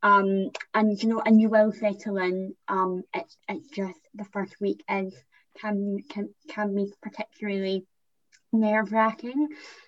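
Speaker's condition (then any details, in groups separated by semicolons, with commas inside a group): Cleft palate, Van der Woude syndrome; condition transcribed as Vanderbilt, congenital cleft palate, lip pits; adult, ongoing cleft team care, past operations needing time off work; often not understood by new people, cannot say s sounds, stutters or says nothing when flustered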